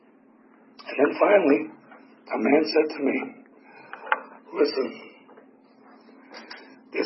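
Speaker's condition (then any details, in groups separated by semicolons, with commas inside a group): Tracheotomy; tracheotomy still in place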